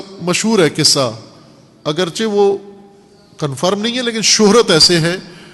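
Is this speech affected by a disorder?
No.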